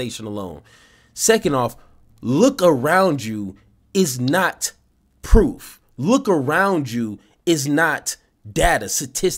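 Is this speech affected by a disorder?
No.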